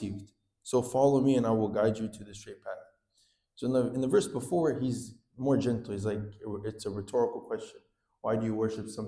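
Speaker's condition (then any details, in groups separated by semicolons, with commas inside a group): No condition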